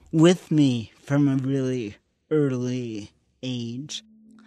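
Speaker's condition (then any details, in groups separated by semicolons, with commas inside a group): Cerebral palsy; slurred speech, slurring tongue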